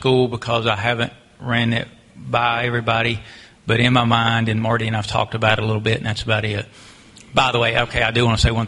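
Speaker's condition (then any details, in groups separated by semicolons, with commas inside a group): No condition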